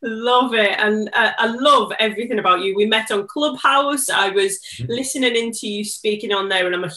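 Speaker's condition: No condition

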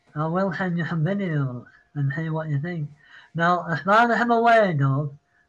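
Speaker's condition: Parkinson's; citing Parkinson's

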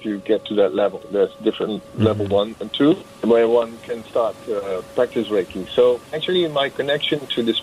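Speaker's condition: No condition

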